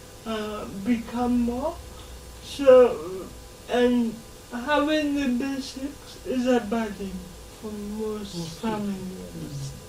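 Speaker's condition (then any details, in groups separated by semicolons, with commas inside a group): Cerebral palsy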